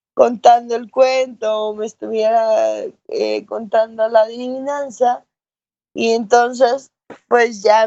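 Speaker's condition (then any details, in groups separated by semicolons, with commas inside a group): Cerebral palsy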